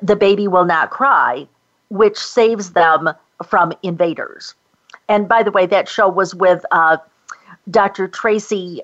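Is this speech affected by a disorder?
No.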